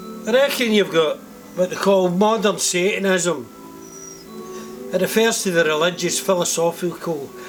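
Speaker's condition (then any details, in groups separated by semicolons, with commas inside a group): No condition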